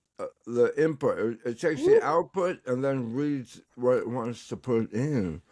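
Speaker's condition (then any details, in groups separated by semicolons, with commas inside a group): Tongue cancer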